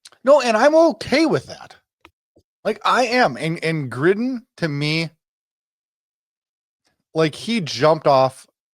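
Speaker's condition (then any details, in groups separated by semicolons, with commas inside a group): No condition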